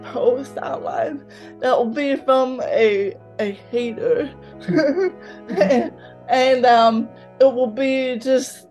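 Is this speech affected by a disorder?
Yes: cerebral palsy; lifelong very mild cerebral palsy, affects mouth and hands, slight balance problems, mild outward physical disability.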